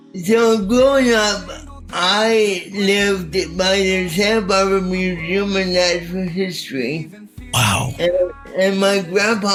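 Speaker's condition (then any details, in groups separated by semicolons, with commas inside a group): Cerebral palsy; spastic type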